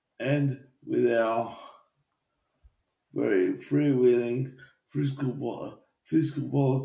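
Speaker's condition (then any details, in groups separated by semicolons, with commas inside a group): Cerebral palsy; uses wheelchair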